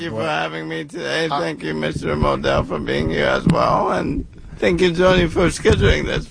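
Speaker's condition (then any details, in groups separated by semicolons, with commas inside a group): Cerebral palsy; congenital, physical disability, affects hand, unable to play mainstream sports as child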